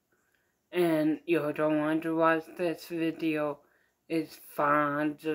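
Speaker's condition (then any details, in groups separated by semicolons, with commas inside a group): Mild cerebral palsy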